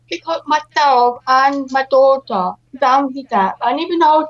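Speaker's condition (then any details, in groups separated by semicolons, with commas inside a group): Deafness with cochlear implant; relies on lip reading to understand others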